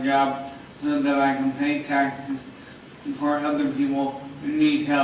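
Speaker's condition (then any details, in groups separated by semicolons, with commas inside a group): Traumatic brain injury; hit while cycling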